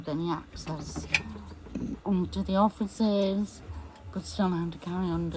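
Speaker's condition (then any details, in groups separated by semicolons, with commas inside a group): MND; voice may be difficult to understand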